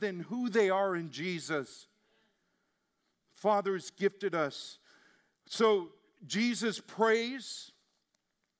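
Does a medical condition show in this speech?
No.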